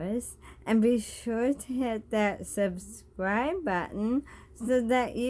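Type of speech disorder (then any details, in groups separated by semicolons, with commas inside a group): Bulbar dysarthria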